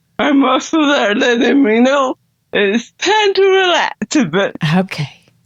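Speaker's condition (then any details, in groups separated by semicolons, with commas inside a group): Cerebral palsy; present from birth; uses AAC device when speech muscles tire; hard to understand, speaking tires muscles, high effort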